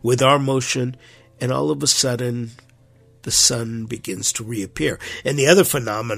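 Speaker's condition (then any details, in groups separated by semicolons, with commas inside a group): No condition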